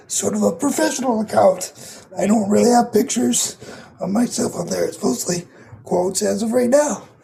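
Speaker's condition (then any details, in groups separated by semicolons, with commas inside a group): Cerebral palsy; voice audibly affected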